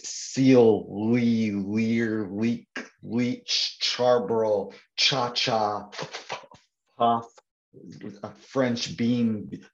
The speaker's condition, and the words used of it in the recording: Stuttering. So I spent some time figuring out which words are the hardest for me to say, which sounds are difficult.